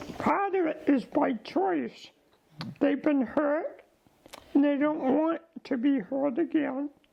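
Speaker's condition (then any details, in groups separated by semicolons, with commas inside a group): ALS; diagnosed about 15 months ago, declining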